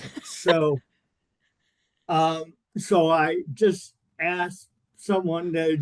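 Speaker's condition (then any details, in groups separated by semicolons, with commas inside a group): Cerebral palsy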